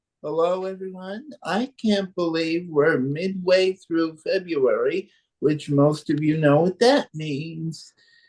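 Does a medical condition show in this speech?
Yes: cerebral palsy.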